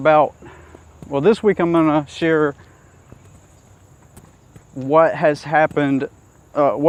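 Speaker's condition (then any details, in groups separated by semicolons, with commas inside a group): No condition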